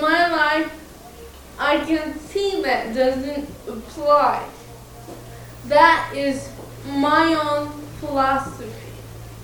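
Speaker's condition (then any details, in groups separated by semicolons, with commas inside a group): Cerebral palsy, mild; present from birth, nurses spent 2 to 3 minutes reviving at birth, foot drop, slow movement; slightly slurred, harder to understand when excited and faster, easy to understand, took much work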